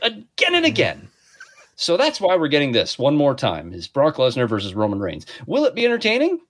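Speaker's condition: No condition

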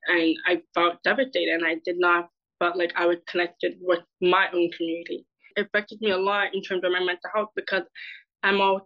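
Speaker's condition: Deafness; learned to communicate with hearing people through speech therapist, taught ways of listening

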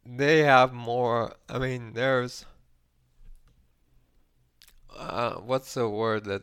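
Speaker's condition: ALS; voice got weaker

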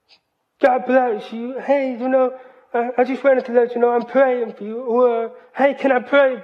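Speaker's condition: Hearing loss, cochlear implant; doctors predicted poor speech at age 5

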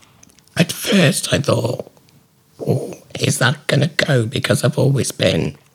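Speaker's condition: Laryngectomy; oesophagus, tracheostomy

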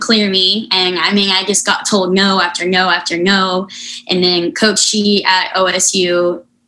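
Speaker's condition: Unilateral cleft lip and palate, severe

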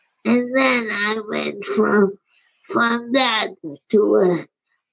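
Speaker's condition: Primary lateral sclerosis; primary lateral sclerosis at least 20 years, age 80, wheelchair use, dr. Levitz at Lehigh Neurology, dr. Macken; progressing, physical and occupational therapy, ALS clinic, ALS support group, ALS Association Philadelphia support; slurred speech, difficulty swallowing, speech too affected to continue working

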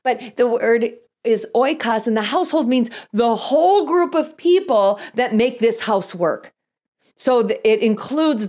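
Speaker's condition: No condition

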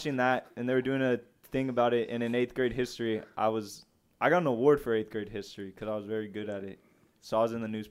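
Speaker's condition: No condition

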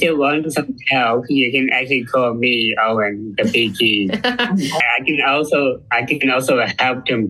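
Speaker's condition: Down syndrome; intellectual disability

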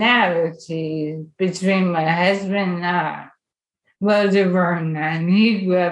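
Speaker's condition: ALS; onset with wrist weakness and reduced grip

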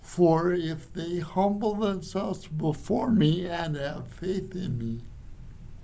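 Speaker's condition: Cerebral palsy; from birth

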